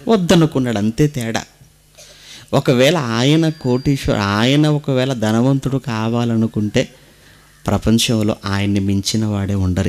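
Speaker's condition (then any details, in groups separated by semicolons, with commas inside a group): No condition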